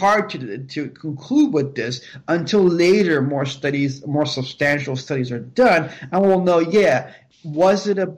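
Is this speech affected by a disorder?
No.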